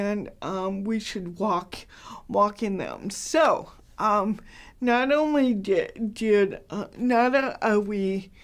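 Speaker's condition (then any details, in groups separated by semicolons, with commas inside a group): Cerebral palsy, mild; hard to understand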